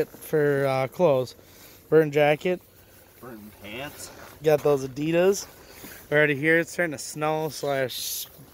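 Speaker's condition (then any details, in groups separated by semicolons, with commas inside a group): No condition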